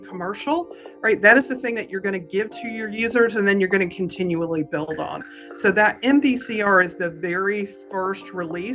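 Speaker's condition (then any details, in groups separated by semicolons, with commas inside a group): No condition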